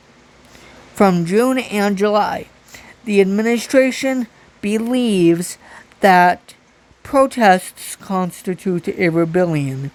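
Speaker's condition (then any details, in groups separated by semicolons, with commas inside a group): Cerebral palsy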